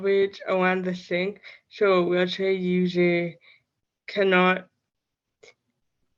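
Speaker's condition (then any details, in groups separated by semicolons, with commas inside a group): Cerebral palsy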